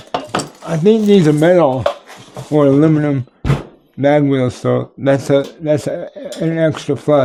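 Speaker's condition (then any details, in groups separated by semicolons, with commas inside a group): Cerebral palsy; tends to mess up words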